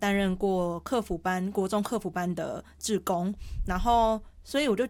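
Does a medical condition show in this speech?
Yes: hearing impairment; present since at least junior high school; clear articulation per host, self-reports sometimes slightly unclear.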